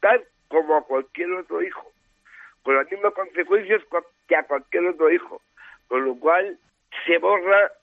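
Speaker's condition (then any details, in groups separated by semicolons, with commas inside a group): Down syndrome; trisomy 21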